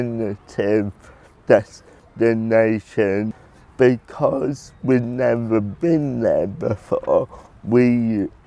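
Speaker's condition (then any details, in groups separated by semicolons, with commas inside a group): Cerebral palsy; from birth; predicted never to talk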